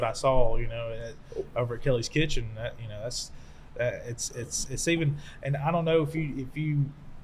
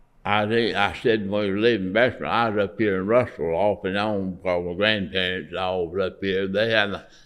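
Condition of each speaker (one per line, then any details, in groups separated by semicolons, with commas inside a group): No condition
Parkinson's; aged 85, still able to draw, paint, write, build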